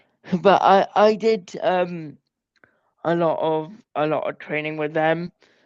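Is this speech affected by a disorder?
Yes: cerebral palsy.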